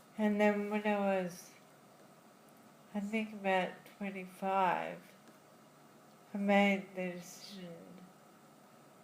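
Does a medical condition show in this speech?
Yes: Friedreich's ataxia; diagnosed in childhood.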